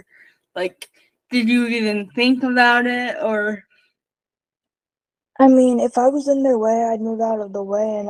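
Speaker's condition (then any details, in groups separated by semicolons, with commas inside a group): Spastic cerebral palsy, mixed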